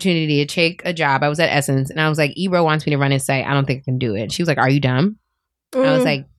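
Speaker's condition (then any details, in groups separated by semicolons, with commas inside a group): No condition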